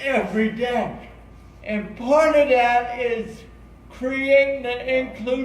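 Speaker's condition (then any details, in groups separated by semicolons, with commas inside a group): Cerebral palsy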